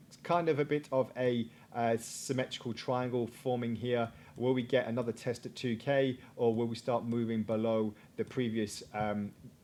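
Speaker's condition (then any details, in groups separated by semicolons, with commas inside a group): No condition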